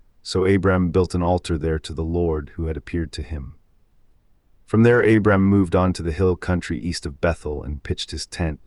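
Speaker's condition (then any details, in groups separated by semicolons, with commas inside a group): No condition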